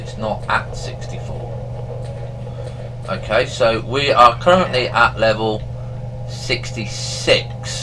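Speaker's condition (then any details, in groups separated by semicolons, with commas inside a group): No condition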